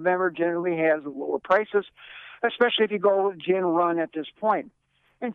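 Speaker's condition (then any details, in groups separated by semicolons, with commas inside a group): No condition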